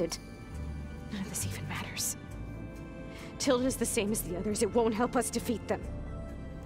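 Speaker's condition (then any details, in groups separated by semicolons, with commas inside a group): No condition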